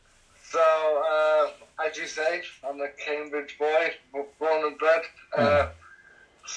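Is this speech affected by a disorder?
Yes: cerebral palsy; trike from age 7-8.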